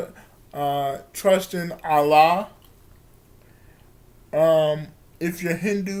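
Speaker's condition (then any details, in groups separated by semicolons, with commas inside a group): Cerebral palsy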